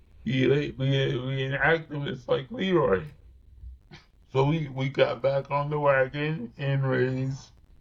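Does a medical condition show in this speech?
Yes: cerebral palsy.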